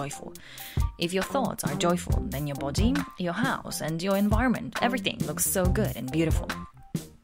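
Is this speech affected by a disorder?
No.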